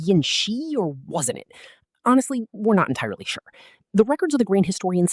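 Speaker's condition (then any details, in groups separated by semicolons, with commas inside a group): No condition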